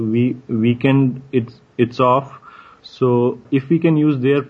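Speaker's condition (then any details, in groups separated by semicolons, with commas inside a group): Stuttering; fluency-focused approach earlier, six months of bouncing and open disclosure at schools with Samagra NGO; stuttering modification, voluntary stuttering with bounces, learned through Samagra and Dr. Sachin; variable stuttering, blocks incl. silent blocks, mild in interview, more stuttering formerly when avoiding; repeated sounds, repeated words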